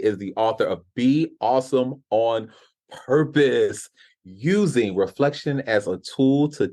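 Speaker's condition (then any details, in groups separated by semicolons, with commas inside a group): No condition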